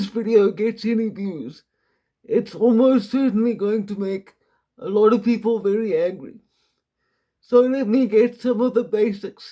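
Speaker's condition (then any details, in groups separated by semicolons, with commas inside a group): Quadriplegic cerebral palsy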